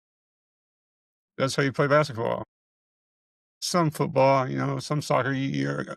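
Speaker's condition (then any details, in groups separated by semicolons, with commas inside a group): Multiple system atrophy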